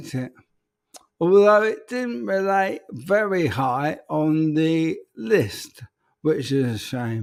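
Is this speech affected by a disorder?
Yes: ALS; affects emotions, speech, right hand; peculiar voice, speech very difficult.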